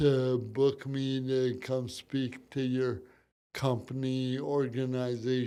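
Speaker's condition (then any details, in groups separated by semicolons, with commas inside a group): Cerebral palsy; from birth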